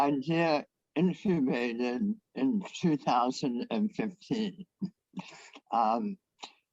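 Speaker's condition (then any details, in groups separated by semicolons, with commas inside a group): Head and neck cancer; left vagus nerve severed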